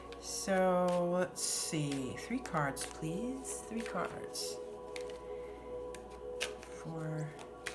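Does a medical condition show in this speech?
No.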